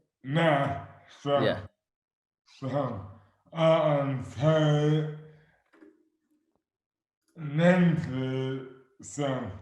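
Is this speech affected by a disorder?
Yes: dystonia; affects hands and speech.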